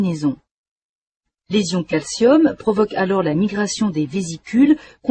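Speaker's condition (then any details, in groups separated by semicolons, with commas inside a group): No condition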